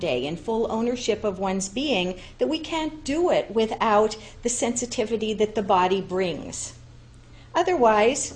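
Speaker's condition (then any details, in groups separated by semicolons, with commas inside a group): No condition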